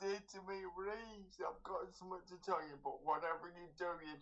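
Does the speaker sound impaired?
Yes: cerebral palsy; speaks using face muscles, looks in pain, sounds like crying, less clear when excited, projects voice in noise.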